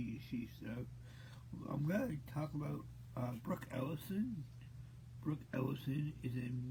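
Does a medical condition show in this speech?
Yes: cerebral palsy; present since birth.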